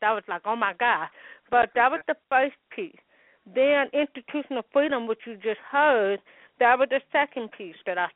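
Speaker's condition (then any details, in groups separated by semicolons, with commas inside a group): Hearing loss with speech impediment; congenital hearing loss, hearing aids since 15 months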